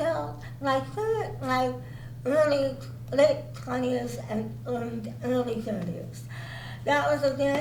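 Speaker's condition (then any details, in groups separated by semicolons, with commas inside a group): Cerebral palsy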